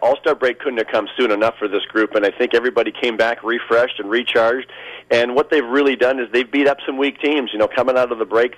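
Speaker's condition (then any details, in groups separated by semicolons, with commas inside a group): No condition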